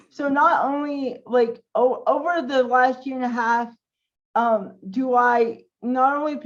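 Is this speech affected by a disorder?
Yes: cerebral palsy.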